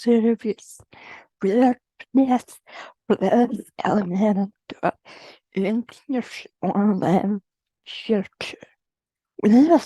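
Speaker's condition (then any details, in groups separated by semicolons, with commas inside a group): Generalized dystonia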